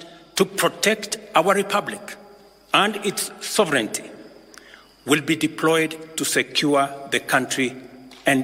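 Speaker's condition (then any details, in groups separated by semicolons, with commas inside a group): No condition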